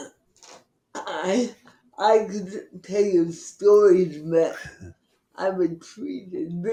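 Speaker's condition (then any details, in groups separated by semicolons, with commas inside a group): Cerebral palsy; from birth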